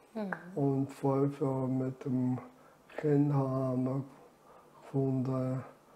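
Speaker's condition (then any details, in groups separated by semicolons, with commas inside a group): Amyotrophic lateral sclerosis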